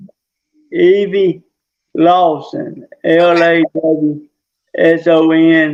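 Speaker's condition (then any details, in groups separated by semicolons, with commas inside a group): Traumatic brain injury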